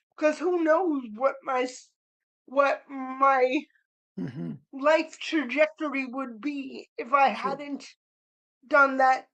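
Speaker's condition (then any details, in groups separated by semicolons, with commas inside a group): Cerebral palsy; spastic cerebral palsy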